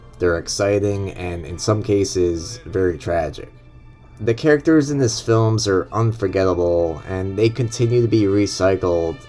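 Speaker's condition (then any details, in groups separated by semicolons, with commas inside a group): No condition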